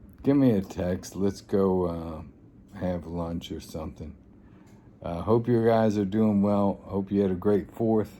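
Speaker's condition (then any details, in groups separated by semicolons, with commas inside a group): ALS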